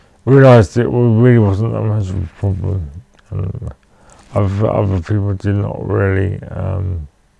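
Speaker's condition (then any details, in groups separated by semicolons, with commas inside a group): Cerebral palsy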